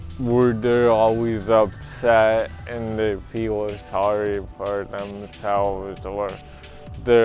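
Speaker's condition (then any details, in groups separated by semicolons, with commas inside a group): Cerebral palsy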